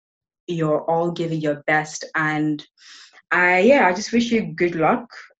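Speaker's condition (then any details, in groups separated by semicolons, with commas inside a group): Stuttering; sometimes intense blocks, getting stuck; after 3-month program with Michael Williams, pausing and breathing techniques, improving in English and Spanish; before program: sometimes intense blocks, stuck on own name, nervous in new speaking situations; repeated sounds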